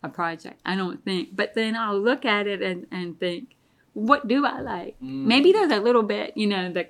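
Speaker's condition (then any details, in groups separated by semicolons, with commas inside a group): Deafness; pretty bad tinnitus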